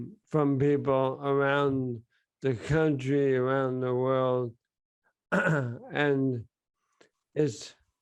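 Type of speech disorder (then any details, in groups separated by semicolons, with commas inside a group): Bulbar dysarthria; bulbar onset ALS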